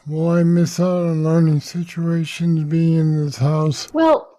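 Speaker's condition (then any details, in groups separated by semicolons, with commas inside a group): Parkinson's disease; deep brain stimulators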